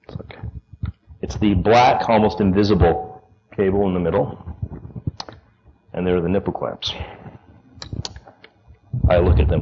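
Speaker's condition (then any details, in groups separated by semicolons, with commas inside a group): No condition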